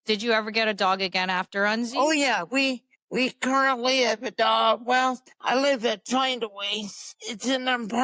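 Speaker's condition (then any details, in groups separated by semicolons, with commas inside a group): Cerebral palsy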